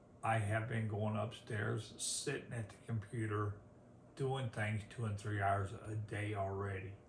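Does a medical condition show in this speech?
Yes: ALS, severe.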